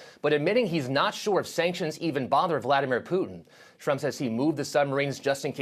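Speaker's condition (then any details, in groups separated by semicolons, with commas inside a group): No condition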